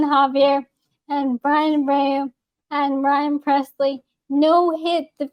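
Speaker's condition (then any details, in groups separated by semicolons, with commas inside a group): ALS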